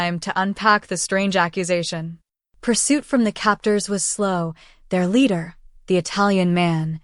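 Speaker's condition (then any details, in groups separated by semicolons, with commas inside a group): No condition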